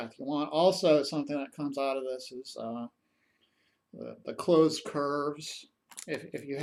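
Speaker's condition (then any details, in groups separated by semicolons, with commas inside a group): No condition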